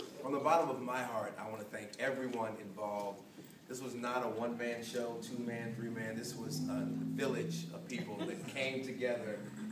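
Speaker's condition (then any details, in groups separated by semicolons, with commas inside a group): No condition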